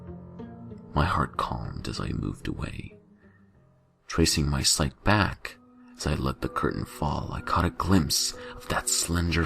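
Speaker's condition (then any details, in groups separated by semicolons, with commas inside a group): No condition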